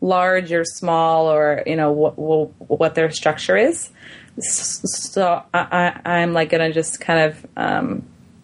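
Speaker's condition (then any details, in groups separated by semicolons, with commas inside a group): Stuttering; therapy over past 3 years: fluency shaping, stuttering modification, voluntary stuttering, subway talks with strangers; sometimes chops up words, listeners may need repetition, awkward on phone; repeated sounds, prolonged sounds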